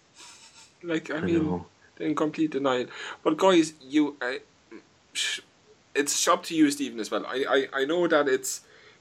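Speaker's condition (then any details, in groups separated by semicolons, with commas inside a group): Stuttering; stutter described as involuntary, cannot help it; says own stuttering may annoy listeners; repeated words, blocks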